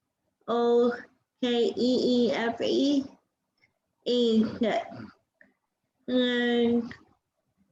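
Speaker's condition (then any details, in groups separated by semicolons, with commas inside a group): Cerebral palsy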